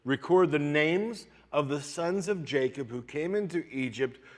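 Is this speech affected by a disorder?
No.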